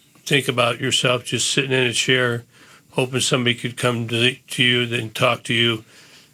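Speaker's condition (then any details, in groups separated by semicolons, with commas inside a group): Parkinson's disease; early posture and neck problems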